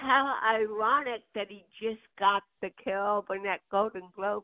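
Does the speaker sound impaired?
Yes: cerebral palsy; birth onset, diagnosed at UCLA Medical Center, right hand affected, therapy from 18 months, lower back surgery.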